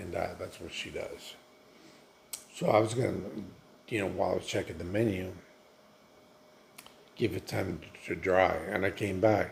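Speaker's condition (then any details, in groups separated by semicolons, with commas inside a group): Multiple sclerosis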